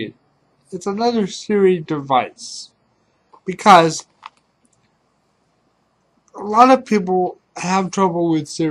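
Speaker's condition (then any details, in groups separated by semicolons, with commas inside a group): Cerebral palsy; reliable voice, uses voice control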